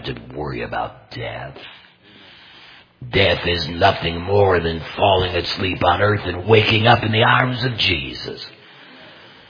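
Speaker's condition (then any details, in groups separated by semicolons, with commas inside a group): Total laryngectomy; may sound painful to listeners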